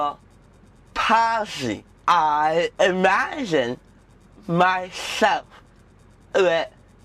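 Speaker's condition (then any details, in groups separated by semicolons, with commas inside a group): Cerebral palsy (acted)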